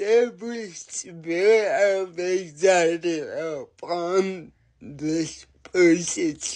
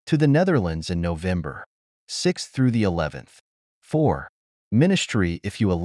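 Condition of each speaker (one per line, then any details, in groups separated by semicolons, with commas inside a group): Cerebral palsy; knees cave, unpredictable body movements
No condition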